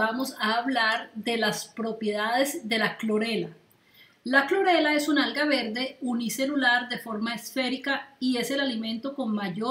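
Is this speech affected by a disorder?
No.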